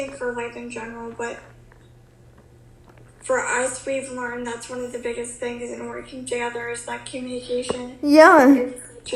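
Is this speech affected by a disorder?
Yes: cerebral palsy; uses wheelchair; can speak.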